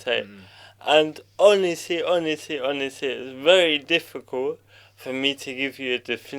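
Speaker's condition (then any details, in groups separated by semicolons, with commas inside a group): Cerebral palsy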